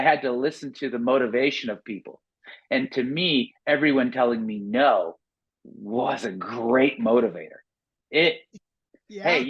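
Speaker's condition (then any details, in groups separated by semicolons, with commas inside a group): No condition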